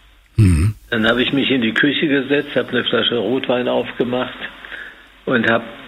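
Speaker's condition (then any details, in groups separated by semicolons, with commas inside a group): Parkinson's disease; years of hand tremor holding a glass, dismissed as stage fright, diagnosed by neurologist after examination; aged 80, Professor Volkmann of Würzburg University involved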